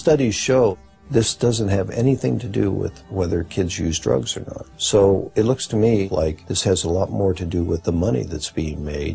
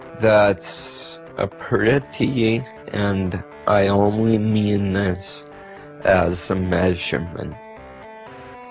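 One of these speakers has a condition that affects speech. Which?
The second: multiple sclerosis; shaking.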